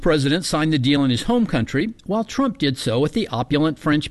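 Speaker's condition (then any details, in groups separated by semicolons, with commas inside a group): No condition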